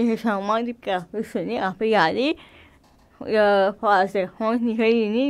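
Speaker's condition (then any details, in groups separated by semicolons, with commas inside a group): Cerebral palsy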